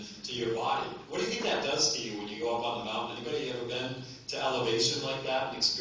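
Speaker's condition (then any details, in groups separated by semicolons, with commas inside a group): No condition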